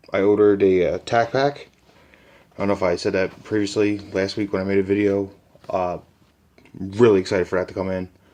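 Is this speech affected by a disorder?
No.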